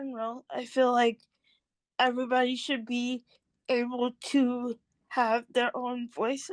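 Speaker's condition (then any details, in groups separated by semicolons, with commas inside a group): Cerebral palsy; from birth; nonverbal earlier in life, extensive therapy, now speaks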